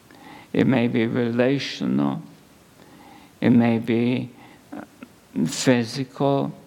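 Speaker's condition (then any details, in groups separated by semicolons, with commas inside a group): ALS; under neurologist care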